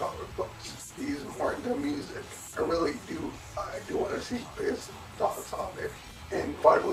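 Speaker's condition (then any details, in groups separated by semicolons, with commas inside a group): Cerebellar ataxia from brain tumour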